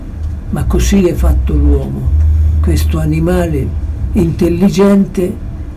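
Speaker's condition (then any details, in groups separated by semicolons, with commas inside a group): Parkinson's disease; approaching final stage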